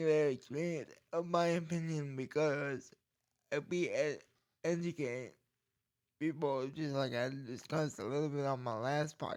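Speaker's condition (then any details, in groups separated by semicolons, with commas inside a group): Cerebral palsy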